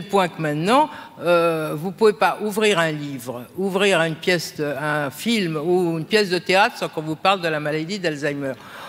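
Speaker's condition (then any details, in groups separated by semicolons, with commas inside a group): No condition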